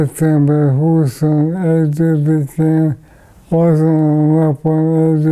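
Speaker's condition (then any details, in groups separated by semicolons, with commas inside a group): ALS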